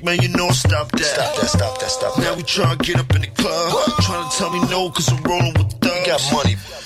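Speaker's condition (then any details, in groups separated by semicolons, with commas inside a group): No condition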